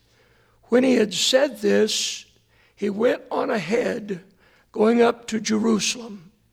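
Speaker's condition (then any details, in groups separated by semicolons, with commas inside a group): Hoarseness after vocal cord surgery; hard to hear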